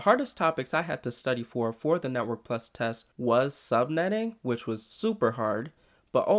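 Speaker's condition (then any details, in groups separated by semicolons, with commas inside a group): No condition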